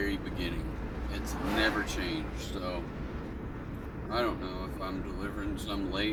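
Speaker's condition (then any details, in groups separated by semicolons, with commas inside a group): No condition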